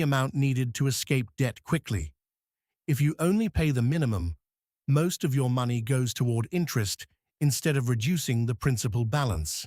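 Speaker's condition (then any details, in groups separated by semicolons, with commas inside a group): No condition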